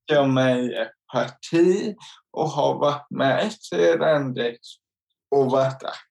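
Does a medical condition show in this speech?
Yes: cerebral palsy; motor skills and balance affected, intellect unaffected, involuntary jerks, visible disability.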